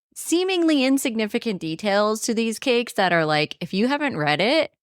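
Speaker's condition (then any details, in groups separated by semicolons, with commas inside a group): No condition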